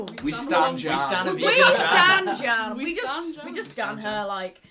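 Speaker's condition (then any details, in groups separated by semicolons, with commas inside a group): No condition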